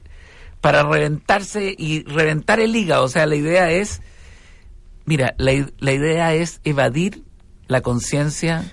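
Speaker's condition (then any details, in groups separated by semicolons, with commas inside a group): No condition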